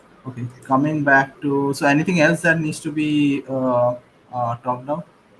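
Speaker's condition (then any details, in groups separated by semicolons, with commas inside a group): No condition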